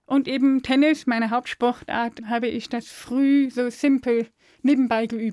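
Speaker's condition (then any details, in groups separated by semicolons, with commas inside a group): Deafness; speaks very clearly, spoken language learned via early intervention, mother, Aachen deaf kindergarten, balloons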